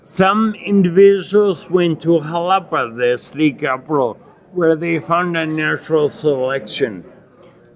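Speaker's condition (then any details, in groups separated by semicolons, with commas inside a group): Acquired ataxia with dysarthria, acquired; Lance-Adams syndrome; myoclonus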